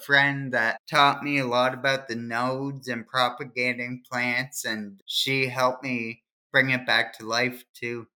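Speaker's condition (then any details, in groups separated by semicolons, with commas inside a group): Cerebral palsy; from birth, brain injury from oxygen loss at fast birth, trouble remembering multiple tasks, hand movement and writing difficulty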